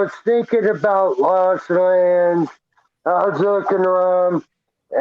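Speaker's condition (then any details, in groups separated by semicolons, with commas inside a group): Traumatic brain injury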